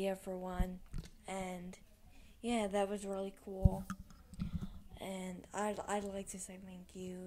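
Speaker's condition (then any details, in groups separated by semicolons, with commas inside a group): Cerebral palsy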